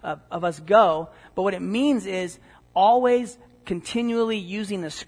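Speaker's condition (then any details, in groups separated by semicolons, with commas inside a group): No condition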